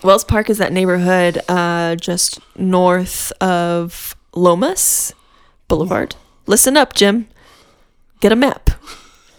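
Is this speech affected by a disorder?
No.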